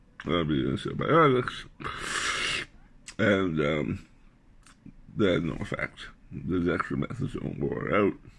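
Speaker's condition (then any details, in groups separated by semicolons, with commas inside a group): Glossectomy with reconstructed tongue; tongue cancer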